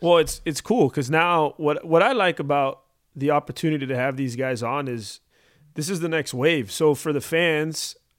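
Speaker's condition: No condition

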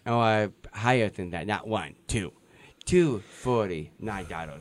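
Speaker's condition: Down syndrome

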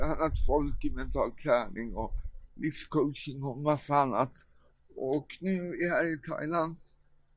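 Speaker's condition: Cerebral palsy; worse in cold

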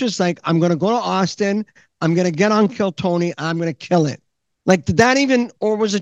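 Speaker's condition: No condition

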